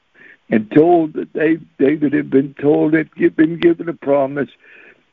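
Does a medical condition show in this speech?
Yes: cerebral palsy; since birth.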